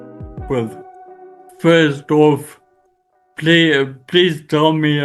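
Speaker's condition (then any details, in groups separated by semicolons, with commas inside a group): Friedreich's ataxia; spasticity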